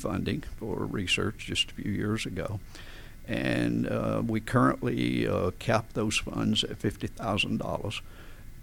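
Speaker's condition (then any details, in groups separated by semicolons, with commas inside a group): Spasmodic dysphonia; adult onset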